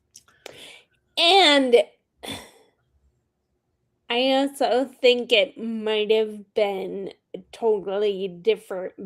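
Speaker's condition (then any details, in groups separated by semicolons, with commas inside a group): Friedreich's ataxia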